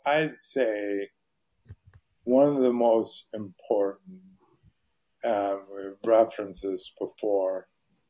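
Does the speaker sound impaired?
Yes: ALS; voice very hoarse.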